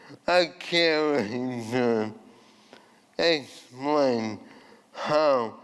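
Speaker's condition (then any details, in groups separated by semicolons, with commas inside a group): ALS; voice changed from earlier resonant voice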